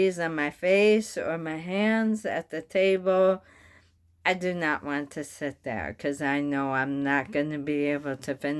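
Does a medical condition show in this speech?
Yes: bulbar onset ALS; weakness affects speaking, chewing, swallowing, breathing.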